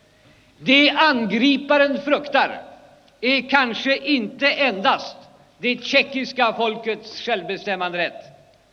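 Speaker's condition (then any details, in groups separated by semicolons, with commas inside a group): No condition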